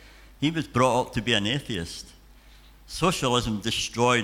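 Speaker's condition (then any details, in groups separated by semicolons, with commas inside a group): Cleft palate and cleft lip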